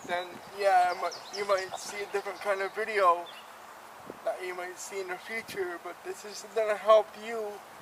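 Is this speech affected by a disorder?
Yes: cerebral palsy; has had surgery.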